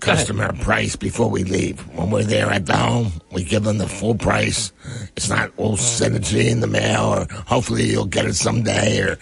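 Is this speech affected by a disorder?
Yes: head and neck cancer; stage 4, diagnosed about one year ago, local treatment throughout previous year.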